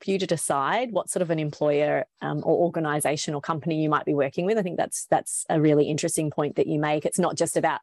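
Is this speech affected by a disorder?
No.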